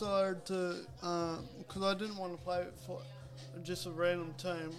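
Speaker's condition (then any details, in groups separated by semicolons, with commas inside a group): Cerebral palsy; from birth, back operation at age 5 severing nerves to reduce spasms, hands, legs, 11 hours; good strength and control; deep voice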